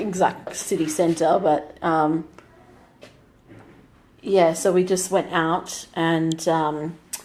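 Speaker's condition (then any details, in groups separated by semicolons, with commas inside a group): No condition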